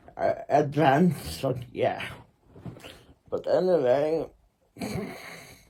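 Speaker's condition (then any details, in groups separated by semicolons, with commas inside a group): Muscular Parkinson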